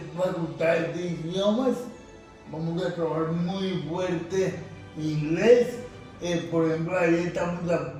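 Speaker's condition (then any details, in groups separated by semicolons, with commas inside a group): Cerebral palsy; difficulty speaking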